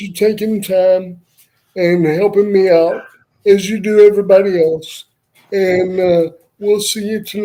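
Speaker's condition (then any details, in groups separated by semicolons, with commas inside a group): Cerebral palsy; uses wheelchair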